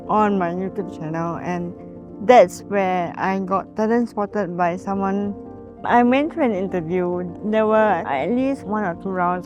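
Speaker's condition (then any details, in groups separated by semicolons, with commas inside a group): Cerebral palsy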